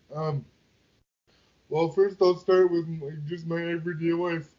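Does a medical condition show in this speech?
Yes: quadriplegic cerebral palsy; most of body affected, wheelchair user, needs help holding mic and adjusting position on stage; raising funds for ramp system to access inaccessible stages.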